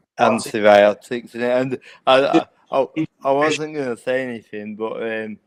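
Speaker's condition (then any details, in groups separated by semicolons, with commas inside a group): Cerebral palsy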